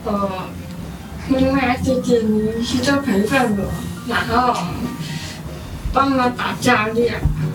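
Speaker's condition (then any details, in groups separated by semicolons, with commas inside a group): Hearing impairment; now converses with hearing people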